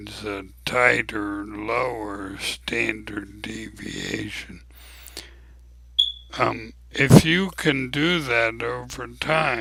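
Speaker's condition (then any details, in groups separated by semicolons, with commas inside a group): ALS; abnormally slow voice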